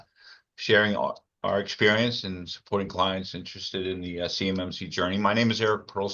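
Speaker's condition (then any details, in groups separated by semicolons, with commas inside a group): No condition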